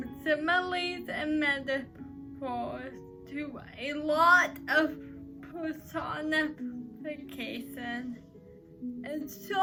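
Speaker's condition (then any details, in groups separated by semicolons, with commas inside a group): Cerebral palsy; uses crutches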